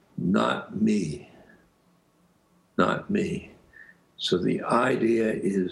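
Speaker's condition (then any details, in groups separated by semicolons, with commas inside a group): Aphasia; speech stops, and things like that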